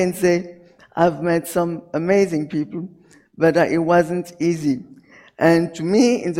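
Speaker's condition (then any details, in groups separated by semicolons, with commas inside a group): Cerebral palsy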